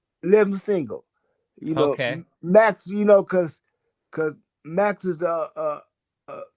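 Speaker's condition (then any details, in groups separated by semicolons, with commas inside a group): Cerebral palsy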